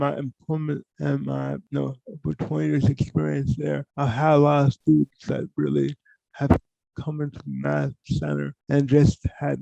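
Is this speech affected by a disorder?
Yes: cerebral palsy; from birth, poor hand use.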